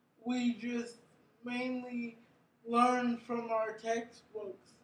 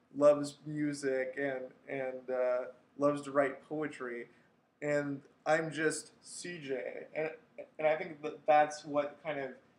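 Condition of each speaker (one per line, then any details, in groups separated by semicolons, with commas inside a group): Cerebral palsy; brain injury
No condition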